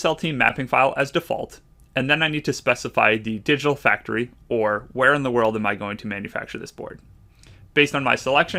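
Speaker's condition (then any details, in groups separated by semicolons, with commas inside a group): No condition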